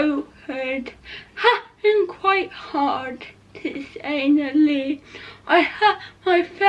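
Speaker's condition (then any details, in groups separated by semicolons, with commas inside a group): Cerebral palsy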